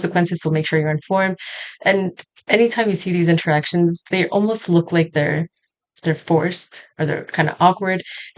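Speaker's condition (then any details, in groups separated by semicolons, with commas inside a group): No condition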